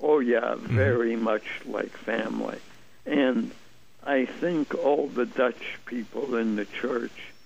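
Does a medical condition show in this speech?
Yes: ALS; ALS diagnosed 2001, limb onset, muscle twitches and hand weakness at onset.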